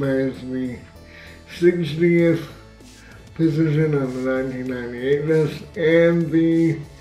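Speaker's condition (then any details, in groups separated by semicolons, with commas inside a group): Cerebral palsy, severe; spastic type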